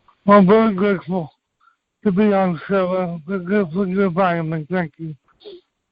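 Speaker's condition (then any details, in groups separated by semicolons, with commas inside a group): Cerebral palsy; from birth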